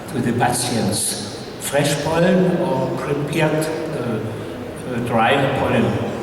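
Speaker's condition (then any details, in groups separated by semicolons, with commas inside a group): No condition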